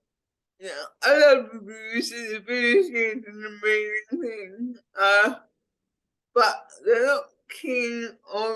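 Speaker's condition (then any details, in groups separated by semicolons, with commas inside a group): Cerebral palsy; speech impediment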